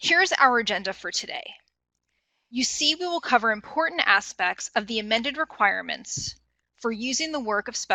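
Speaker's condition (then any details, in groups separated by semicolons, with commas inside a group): No condition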